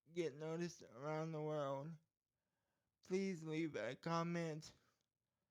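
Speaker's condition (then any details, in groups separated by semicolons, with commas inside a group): Cerebral palsy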